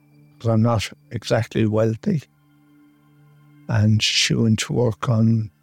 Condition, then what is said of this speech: ALS (motor neuron disease). I know now that I was getting worse. My voice is getting worse.